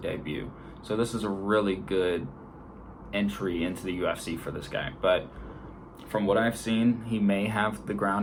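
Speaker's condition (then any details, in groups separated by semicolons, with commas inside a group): No condition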